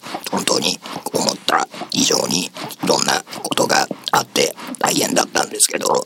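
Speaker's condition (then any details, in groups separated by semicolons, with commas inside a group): Laryngectomy, esophageal speech; 5 cm cervical esophageal cancer at esophageal entrance behind vocal cords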